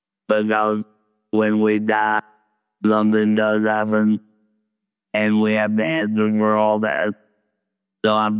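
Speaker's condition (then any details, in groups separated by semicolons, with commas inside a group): Laryngectomy, total laryngectomy with electrolarynx; talking effortful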